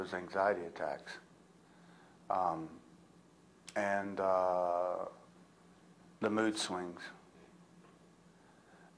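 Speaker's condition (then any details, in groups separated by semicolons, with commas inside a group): No condition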